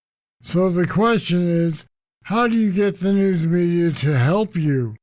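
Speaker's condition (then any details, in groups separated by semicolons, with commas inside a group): Parkinson's disease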